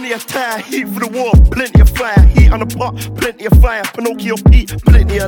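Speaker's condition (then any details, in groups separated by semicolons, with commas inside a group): No condition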